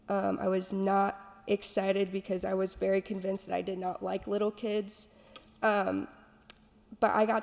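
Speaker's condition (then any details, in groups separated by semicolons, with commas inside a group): No condition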